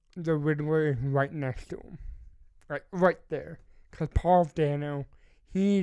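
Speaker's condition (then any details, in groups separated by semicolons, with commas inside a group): Cerebral palsy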